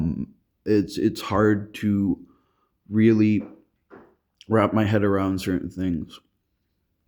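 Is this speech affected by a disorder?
No.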